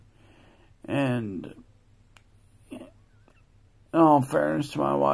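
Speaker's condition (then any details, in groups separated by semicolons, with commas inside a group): Multiple sclerosis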